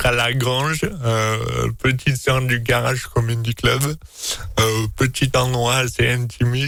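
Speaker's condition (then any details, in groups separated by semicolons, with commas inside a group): Dystonia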